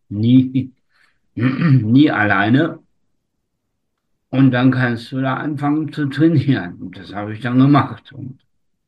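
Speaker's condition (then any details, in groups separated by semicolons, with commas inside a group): Spastic tetraparesis; from birth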